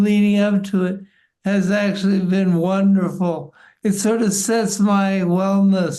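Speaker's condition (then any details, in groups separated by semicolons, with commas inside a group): Parkinson's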